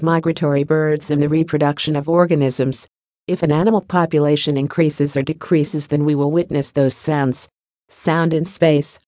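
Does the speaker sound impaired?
No.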